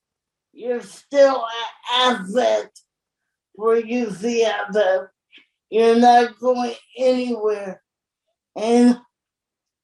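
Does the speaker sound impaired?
Yes: cerebral palsy; born very premature, staff help with Hoyer lift transfers in and out of bed; age 51.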